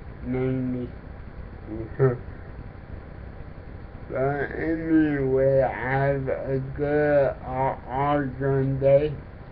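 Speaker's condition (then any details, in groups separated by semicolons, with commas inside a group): Cerebral palsy; affects speech, talks differently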